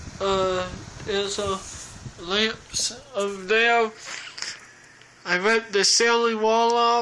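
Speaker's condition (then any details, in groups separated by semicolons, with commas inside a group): Cerebral palsy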